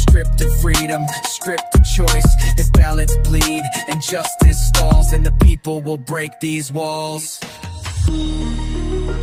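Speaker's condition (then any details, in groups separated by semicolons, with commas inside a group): No condition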